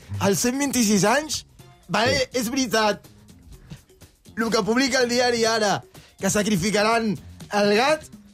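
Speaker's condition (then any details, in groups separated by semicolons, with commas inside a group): No condition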